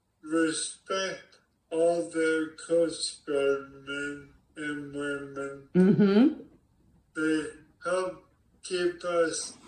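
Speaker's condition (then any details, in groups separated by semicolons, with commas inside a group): ALS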